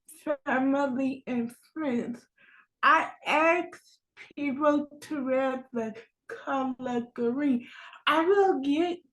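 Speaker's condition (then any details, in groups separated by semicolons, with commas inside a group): Cerebral palsy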